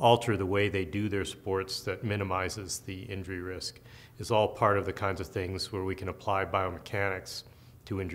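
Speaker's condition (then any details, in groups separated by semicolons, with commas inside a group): No condition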